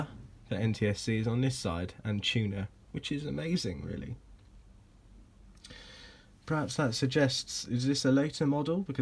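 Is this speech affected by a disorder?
No.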